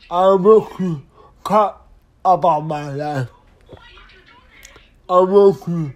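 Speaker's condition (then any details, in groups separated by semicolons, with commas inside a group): Disability affecting speech; speech not clear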